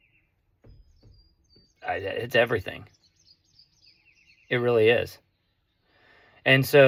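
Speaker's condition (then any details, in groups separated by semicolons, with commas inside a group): No condition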